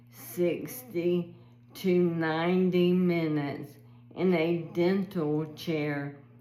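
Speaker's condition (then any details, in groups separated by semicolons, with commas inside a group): ALS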